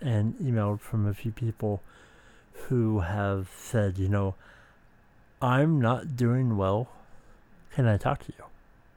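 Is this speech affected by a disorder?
Yes: speech impediment.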